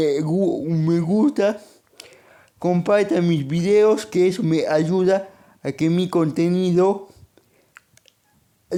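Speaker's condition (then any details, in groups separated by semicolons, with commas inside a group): Cerebral palsy; monthly medication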